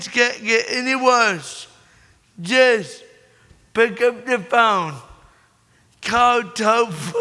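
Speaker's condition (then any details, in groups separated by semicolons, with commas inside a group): Cerebral palsy; born premature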